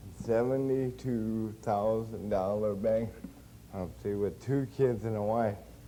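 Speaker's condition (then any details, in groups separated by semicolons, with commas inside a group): Cerebral palsy; since birth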